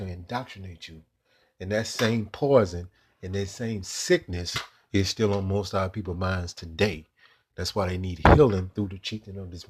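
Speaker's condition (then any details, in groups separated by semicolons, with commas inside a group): No condition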